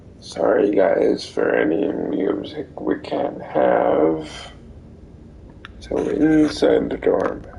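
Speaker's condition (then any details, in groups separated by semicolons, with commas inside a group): Cerebral palsy; limbs affected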